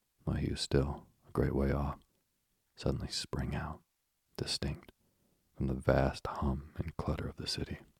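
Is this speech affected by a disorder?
No.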